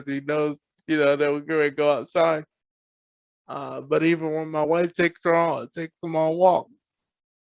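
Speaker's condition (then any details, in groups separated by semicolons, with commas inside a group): Cerebral palsy; present from birth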